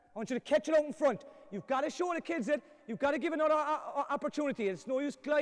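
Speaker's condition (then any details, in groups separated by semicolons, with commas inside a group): No condition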